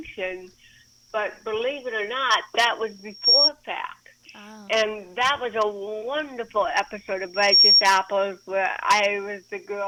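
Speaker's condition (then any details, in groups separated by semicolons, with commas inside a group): Cerebral palsy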